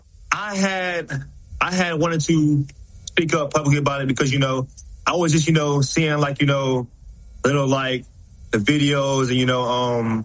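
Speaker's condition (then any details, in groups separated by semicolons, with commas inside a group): Stutter; stutter since childhood, lacked resources and help when younger; partnered with Expressible, online company helping people with speech impediments; frequent 'you know' fillers, word and phrase repetitions; repeated sounds, repeated words, prolonged sounds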